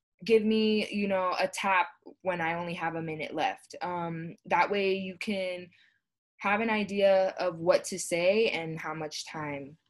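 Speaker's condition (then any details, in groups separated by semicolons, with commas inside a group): No condition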